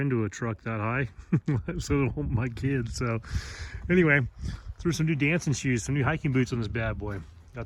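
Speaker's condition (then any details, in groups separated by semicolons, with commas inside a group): No condition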